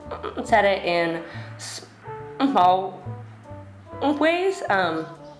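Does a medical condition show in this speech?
Yes: stutter; stutter since childhood, avoided oral communication in earlier life; speaks with audible stutter in this recording; often stutters over own name, listeners think name forgotten, listeners may need time to adjust; here prolonged sounds, blocks.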